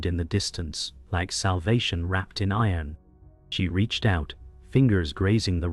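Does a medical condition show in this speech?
No.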